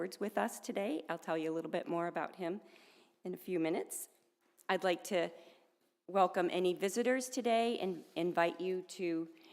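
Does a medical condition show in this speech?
No.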